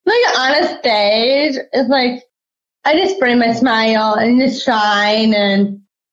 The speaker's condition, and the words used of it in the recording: Down syndrome. But yeah, it was just wonderful to hear her speak and so happy, like, and smiling all the time.